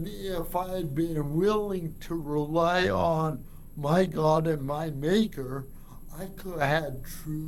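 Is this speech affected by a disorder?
Yes: cerebral palsy; from birth.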